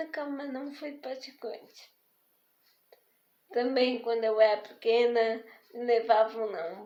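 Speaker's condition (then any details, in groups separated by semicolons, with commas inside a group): Spastic diplegic cerebral palsy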